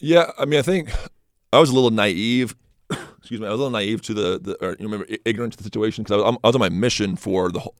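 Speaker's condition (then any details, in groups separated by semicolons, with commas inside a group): Stutter; stutter first noticed in high school, magnified on mission while learning Spanish; past speech therapists helped a little, detailed preparation learned from coach Lewis at Lone Peak; trips over words, can't get words out off the cuff, less when prepared, confident; repeated words, prolonged sounds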